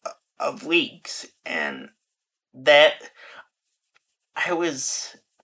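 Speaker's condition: Friedreich's ataxia; progressive

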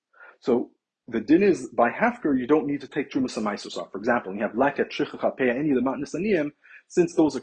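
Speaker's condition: No condition

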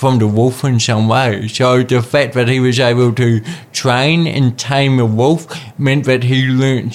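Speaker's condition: Cerebral palsy; stopped childhood therapies

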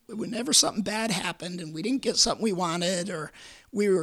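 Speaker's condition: Vocal cord cancer, repeated surgery; a few weeks after 19th vocal cord surgery at University of Michigan

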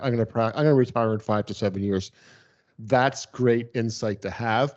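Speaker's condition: No condition

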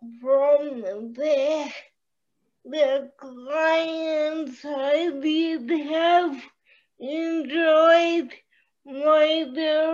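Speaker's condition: Cerebral palsy

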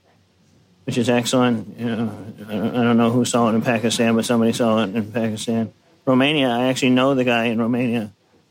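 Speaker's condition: Parkinson's disease; right-sided weakness noticed on long group bike ride, diagnosed by neurologist, confirmed by second opinion

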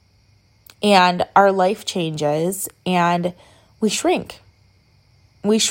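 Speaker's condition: No condition

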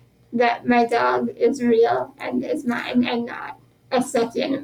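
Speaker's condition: Spinal muscular atrophy; genetic progressive neuromuscular disease, born with it, all muscles weaker, never walked, power wheelchair since about age 2; 33 years old, uses power wheelchair

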